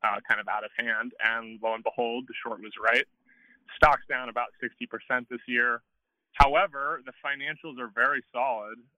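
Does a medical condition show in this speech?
No.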